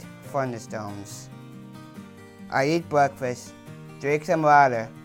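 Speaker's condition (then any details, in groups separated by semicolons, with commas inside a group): Down syndrome, trisomy 21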